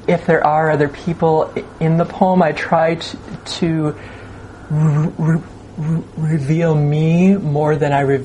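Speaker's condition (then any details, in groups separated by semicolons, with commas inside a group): Stutter; stutter since early age, learned to speak less as a child, much past work on m sounds; difficulty shifting toward s, constantly changing and fluid; m sounds historically very hard, now easier; s, l sounds harder; effortful word production; blocks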